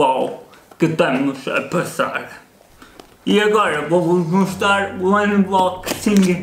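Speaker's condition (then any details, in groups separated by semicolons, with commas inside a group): Cerebral palsy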